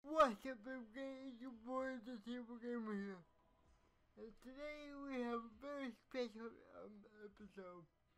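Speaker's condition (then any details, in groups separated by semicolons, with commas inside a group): Cerebral palsy; speech affected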